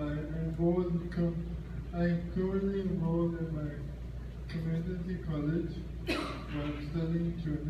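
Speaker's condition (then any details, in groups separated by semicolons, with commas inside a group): Speech difficulty after accident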